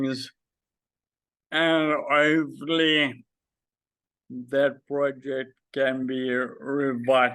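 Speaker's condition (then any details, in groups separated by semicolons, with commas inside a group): Friedreich's ataxia; does voice exercises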